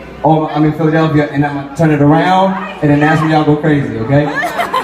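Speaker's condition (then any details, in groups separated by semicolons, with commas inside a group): No condition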